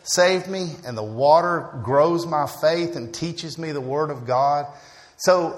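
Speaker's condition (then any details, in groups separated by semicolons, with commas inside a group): No condition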